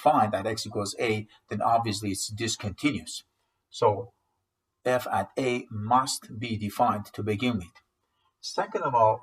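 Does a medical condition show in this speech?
No.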